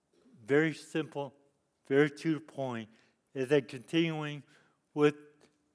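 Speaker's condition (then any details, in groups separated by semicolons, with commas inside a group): Cerebral palsy; lifelong disability since youth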